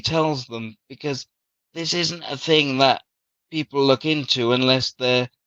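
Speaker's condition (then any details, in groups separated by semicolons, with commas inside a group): Cerebral palsy; from birth, very premature birth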